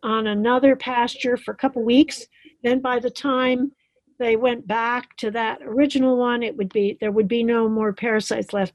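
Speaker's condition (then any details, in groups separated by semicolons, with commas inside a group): No condition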